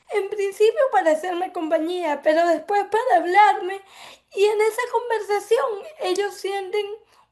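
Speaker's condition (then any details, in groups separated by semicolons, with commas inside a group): Cerebral palsy; affects speech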